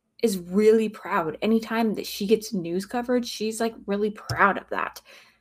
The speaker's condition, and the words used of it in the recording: None; typical speech.